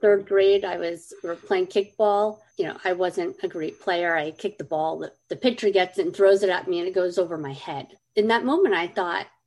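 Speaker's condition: Cleft lip and palate; congenital

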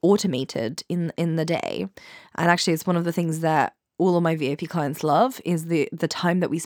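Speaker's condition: No condition

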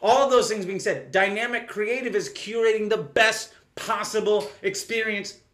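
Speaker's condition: No condition

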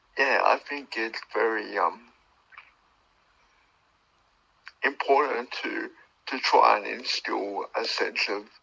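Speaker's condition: Cerebral palsy; from birth, born two months premature, died twice at birth, brain damage

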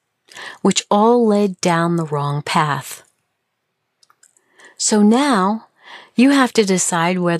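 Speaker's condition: No condition

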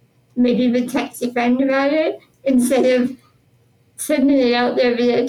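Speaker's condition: Spinal muscular atrophy; 33 years old, uses power wheelchair

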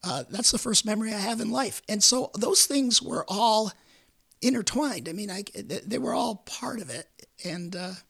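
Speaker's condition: Vocal cord cancer, repeated surgery; a few weeks after 19th vocal cord surgery at University of Michigan, about 17 years since diagnosis

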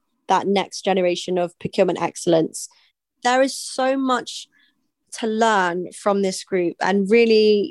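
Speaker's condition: No condition

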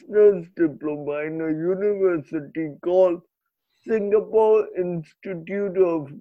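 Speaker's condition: Cerebral palsy; from birth, breech delivery, ordered c-section not done, head stuck about 90 seconds, given 24 hours to live; hyperreactive body when nervous on stage, strong shaking, spasms, abnormal breathing, fear of public speaking

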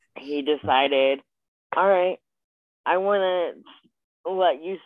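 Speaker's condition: Spastic quadriplegic cerebral palsy; brain-body communication misfire, uses wheelchair, not paralysis, full body sensation; age 27

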